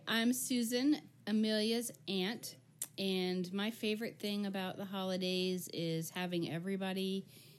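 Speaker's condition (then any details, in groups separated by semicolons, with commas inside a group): No condition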